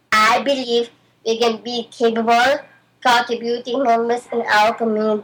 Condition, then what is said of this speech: Down syndrome. Even before joining Special Olympics, I had my regular speech therapy sessions.